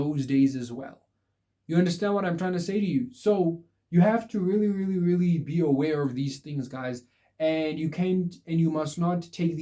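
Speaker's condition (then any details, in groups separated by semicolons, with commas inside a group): No condition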